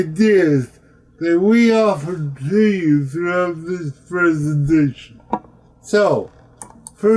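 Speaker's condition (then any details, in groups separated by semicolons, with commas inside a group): Cerebral palsy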